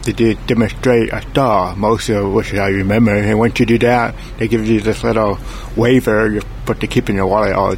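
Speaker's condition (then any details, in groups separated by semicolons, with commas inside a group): Deafness; uses text messages instead of phone calls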